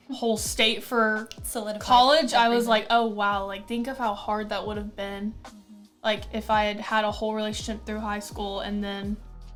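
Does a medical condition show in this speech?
No.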